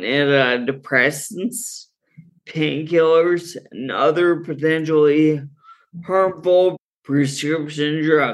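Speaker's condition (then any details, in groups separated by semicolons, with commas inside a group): Friedreich's ataxia; progressive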